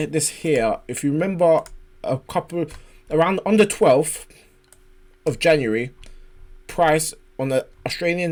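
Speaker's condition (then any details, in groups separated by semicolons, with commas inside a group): No condition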